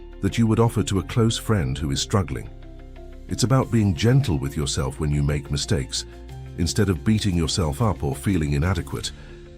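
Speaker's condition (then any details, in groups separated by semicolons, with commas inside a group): No condition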